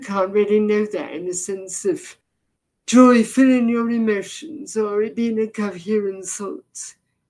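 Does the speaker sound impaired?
Yes: deafness, severe; progressive, brain misinterprets sounds and speech.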